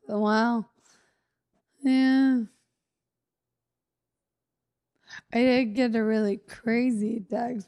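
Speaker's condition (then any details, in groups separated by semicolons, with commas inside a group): Friedreich's ataxia; wheelchair user, gets around and functions independently, partner Matt makes daily life easier; symptoms vary day to day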